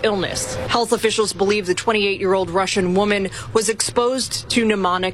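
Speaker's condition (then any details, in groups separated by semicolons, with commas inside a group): No condition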